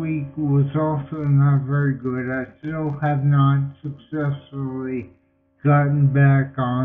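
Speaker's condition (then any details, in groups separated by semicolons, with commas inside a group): Multiple sclerosis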